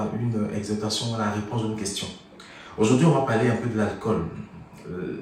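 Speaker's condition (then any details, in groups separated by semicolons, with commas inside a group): No condition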